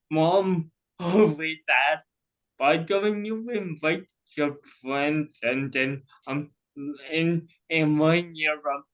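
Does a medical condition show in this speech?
Yes: cerebral palsy.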